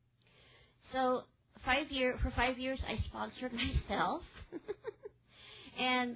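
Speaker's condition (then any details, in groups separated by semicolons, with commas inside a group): Cleft palate; congenital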